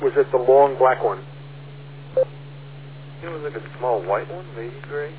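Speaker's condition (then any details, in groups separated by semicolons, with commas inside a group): No condition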